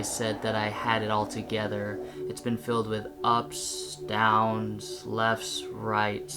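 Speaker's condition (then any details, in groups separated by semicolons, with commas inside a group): No condition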